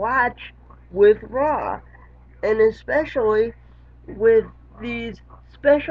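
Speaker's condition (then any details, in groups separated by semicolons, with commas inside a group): Cerebral palsy; lifelong, wheelchair user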